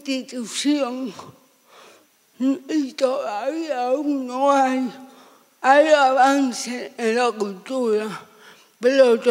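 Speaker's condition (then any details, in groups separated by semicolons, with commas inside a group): Severe cerebral palsy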